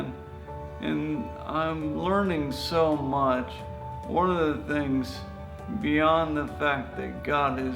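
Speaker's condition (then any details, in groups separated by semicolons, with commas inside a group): ALS; throat and facial muscles affected, slurred speech, needs interpreter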